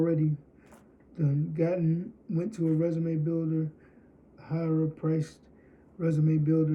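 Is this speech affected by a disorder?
Yes: cerebral palsy, spastic diplegia.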